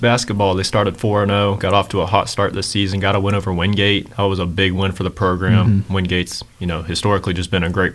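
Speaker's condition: No condition

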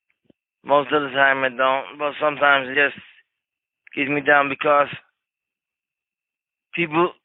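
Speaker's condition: Cerebral palsy; wheelchair user

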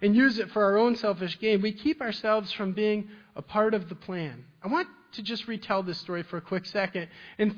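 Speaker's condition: No condition

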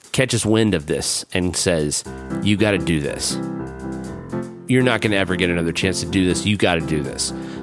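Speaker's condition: No condition

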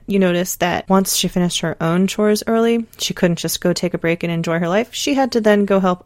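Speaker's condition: No condition

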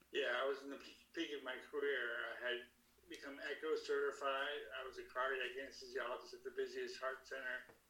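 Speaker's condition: Young onset Parkinson's disease; diagnosed at 38, first misdiagnosed as multiple sclerosis, deep brain stimulation surgery

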